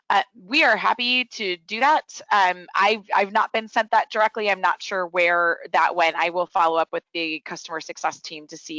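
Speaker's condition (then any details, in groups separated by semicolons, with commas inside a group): No condition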